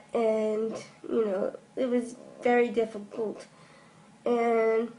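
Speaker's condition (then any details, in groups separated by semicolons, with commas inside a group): Cerebral palsy; from birth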